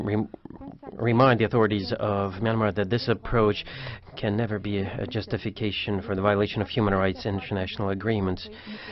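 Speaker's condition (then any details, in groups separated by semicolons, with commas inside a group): No condition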